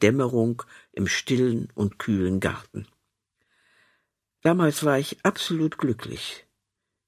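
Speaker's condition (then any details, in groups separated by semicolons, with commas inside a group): No condition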